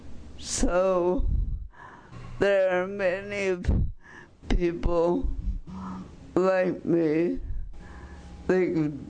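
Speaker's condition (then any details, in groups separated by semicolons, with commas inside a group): Cerebral palsy; since birth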